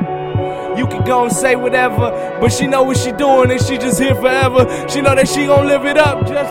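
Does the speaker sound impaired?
No.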